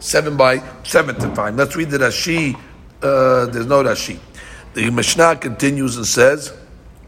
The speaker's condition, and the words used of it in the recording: None; typical speech.